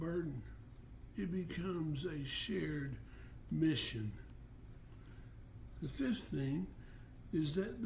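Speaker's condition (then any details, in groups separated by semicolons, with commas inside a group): Parkinson's disease; stage 3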